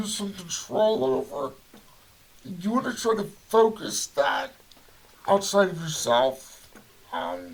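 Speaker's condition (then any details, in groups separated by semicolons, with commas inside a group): Cerebral palsy; voice affected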